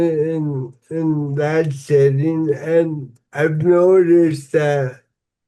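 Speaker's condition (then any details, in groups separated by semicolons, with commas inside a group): Cerebral palsy; somewhat slurred speech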